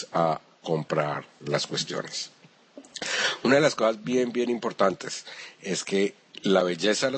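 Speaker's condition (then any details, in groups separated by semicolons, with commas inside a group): No condition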